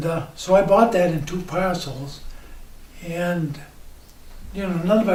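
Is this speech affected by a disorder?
Yes: ALS.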